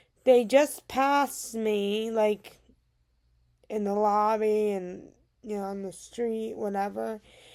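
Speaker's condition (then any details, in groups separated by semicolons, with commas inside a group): Cerebral palsy; diagnosed around age 2 or 3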